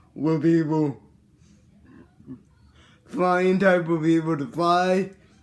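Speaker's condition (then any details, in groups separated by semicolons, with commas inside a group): Cerebral palsy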